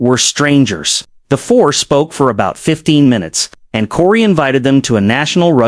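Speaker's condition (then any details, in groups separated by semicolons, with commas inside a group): No condition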